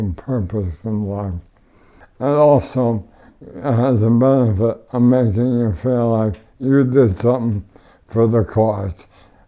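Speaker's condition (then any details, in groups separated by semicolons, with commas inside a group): ALS; on ventilator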